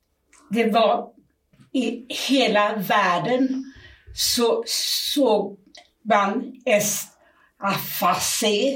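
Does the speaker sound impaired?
Yes: aphasia; aphasia from brain damage, at onset could not speak at all, partly recovered after time in Spain; member of aphasia association; knows words but cannot get them out, word-finding errors, garbled non-words, restarts, repetitions.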